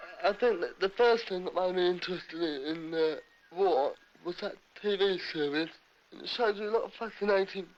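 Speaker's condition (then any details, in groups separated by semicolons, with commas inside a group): Cerebral palsy; difficulties communicating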